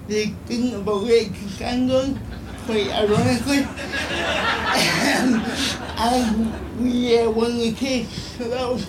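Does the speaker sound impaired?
Yes: cerebral palsy.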